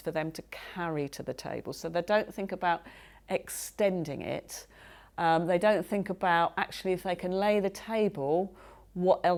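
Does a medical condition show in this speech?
No.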